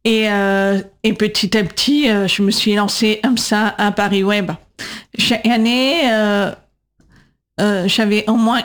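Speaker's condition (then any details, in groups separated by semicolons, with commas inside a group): Deaf from birth; congenital deafness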